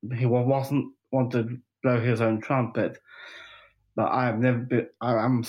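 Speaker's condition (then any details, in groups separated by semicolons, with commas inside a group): Down syndrome; 45 years old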